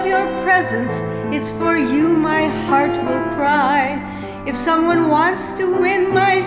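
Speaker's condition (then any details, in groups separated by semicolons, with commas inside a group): No condition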